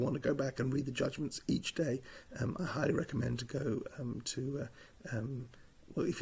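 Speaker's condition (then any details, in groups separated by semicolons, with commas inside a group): No condition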